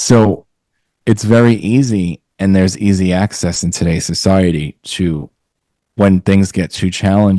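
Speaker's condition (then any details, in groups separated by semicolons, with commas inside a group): No condition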